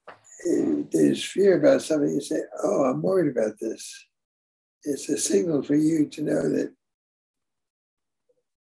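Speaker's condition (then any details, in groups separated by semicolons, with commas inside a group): Parkinson's; on Parkinson's medication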